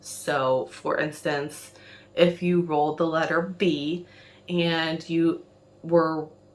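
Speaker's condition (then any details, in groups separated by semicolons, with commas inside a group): No condition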